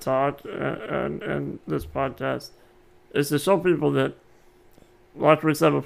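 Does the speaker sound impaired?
Yes: muscular dystrophy.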